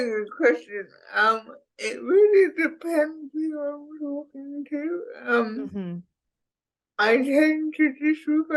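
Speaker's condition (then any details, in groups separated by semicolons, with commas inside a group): Cerebral palsy; speech impediment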